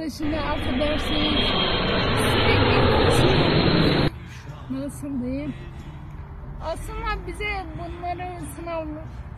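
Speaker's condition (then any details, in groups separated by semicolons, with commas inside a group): Friedreich's ataxia; needs helper to bathe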